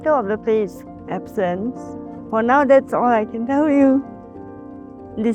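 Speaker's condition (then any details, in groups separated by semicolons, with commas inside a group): Cerebral palsy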